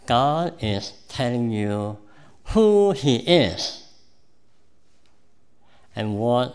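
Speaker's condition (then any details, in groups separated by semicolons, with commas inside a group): Cleft palate; congenital cleft palate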